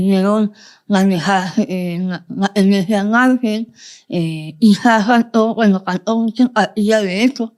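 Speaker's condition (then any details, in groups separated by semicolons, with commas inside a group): Moebius syndrome, congenital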